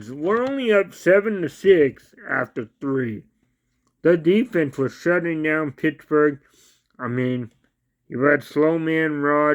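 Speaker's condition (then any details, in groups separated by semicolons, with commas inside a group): Cerebral palsy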